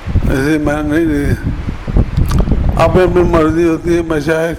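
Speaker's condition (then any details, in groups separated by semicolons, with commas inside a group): Difficulty speaking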